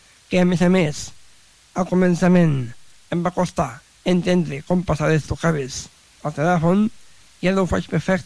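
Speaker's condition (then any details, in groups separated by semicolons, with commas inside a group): Down syndrome; describes self as very talkative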